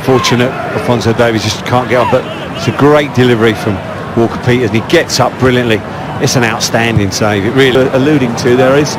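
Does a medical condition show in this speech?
No.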